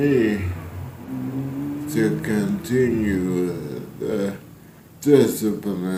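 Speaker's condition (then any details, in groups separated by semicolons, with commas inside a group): ALS; spasticity main symptom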